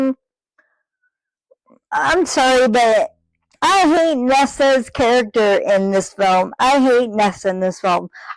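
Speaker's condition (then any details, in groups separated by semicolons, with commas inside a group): Cerebral palsy, spastic; from birth, muscle spasms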